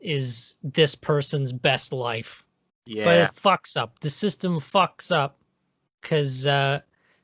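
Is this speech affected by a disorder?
No.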